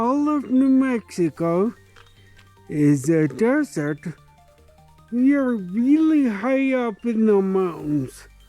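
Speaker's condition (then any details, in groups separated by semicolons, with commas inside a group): Traumatic brain injury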